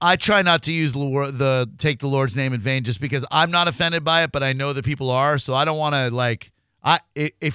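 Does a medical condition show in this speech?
No.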